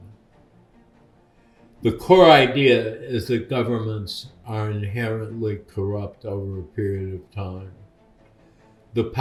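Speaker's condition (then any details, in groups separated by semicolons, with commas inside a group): Parkinson's disease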